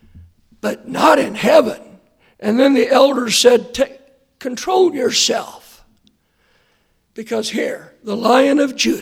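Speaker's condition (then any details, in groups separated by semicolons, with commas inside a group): Hoarseness after vocal cord surgery; hard to hear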